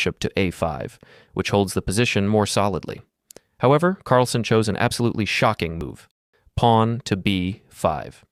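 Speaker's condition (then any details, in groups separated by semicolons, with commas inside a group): No condition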